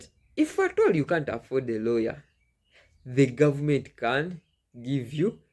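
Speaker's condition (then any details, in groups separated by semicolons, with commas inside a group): No condition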